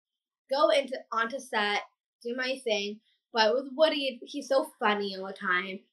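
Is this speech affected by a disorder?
Yes: Down syndrome; past speech therapy.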